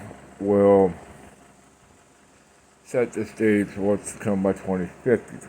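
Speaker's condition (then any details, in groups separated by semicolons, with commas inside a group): Parkinson's; speech impediment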